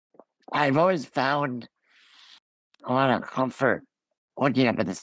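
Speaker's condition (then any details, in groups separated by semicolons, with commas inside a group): Ullrich congenital muscular dystrophy; from birth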